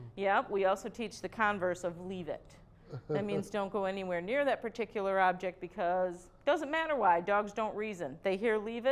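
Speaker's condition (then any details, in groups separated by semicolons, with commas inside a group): No condition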